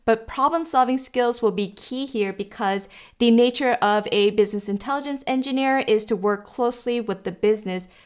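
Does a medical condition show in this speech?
No.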